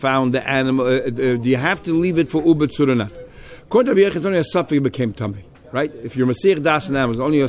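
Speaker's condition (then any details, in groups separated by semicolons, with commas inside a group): No condition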